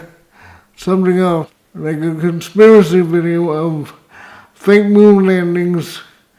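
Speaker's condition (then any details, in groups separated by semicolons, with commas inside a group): Cerebral palsy, severe; spastic type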